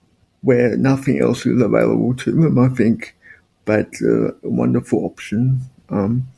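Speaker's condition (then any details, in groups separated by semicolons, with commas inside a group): Spastic quadriplegic cerebral palsy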